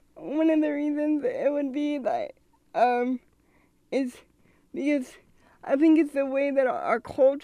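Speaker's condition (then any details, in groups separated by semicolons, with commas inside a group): Cerebral palsy; congenital, present since birth, diagnosed by doctor, unable to walk, uses wheelchair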